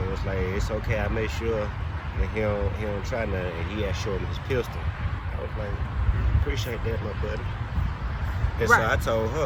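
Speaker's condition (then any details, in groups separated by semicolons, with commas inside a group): No condition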